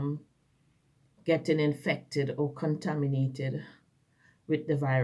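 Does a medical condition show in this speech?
No.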